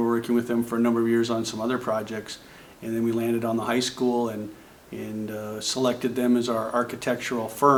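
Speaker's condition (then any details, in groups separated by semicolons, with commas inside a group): No condition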